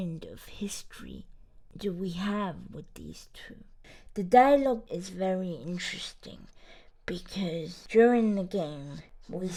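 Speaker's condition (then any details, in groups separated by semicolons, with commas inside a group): Cerebral palsy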